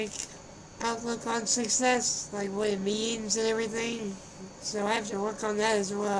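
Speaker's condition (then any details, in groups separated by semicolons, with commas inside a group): Spinal muscular atrophy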